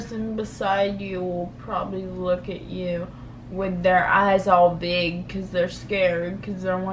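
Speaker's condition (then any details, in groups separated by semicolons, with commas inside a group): Cerebral palsy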